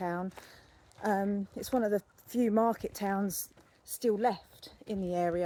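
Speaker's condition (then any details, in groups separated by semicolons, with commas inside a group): No condition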